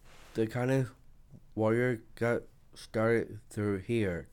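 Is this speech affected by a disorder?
Yes: Down syndrome; present from birth, extra chromosome.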